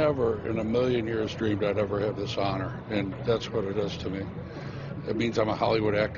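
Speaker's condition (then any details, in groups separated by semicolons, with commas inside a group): No condition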